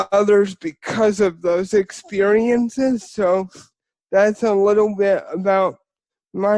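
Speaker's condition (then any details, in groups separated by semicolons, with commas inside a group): Spastic cerebral palsy; spastic form, quadriplegia; diagnosed before age one, now 21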